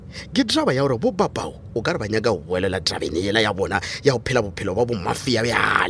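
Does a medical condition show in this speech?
No.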